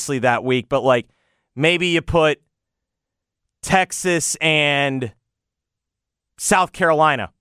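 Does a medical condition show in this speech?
No.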